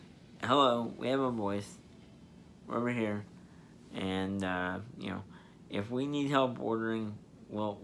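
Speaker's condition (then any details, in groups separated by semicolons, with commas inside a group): Spastic diplegia cerebral palsy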